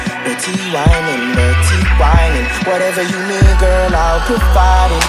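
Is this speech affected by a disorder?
No.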